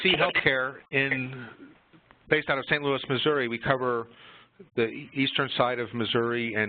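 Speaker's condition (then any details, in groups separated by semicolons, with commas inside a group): No condition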